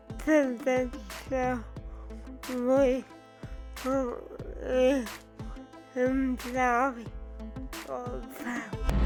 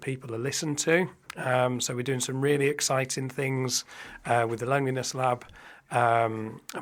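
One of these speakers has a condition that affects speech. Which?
The first: cerebral palsy; from birth.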